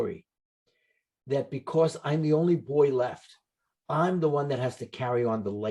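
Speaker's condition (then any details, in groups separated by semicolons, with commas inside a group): No condition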